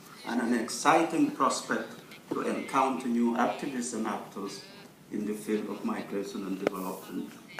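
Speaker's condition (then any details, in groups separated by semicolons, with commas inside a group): No condition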